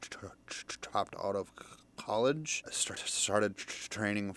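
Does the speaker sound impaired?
Yes: stutter; stutter since young childhood, speech help stopped around age 11 or 12, therapy, 12-step programs, now sober; still stutters, public speaking still hard, sounded fluent on air, feels safe in studio; stutters on f of furniture mover, no stutter when drunk, cares less when feeling safe; here repeated sounds, prolonged sounds.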